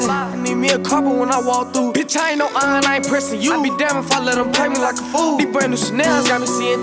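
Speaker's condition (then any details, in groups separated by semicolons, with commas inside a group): No condition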